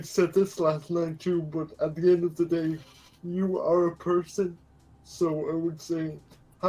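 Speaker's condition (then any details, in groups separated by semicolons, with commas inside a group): Quadriplegic cerebral palsy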